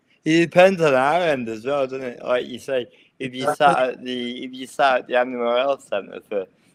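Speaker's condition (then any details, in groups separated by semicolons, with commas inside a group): Cerebral palsy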